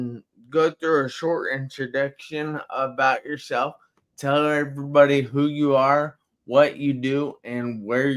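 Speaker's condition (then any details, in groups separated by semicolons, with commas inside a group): Traumatic brain injury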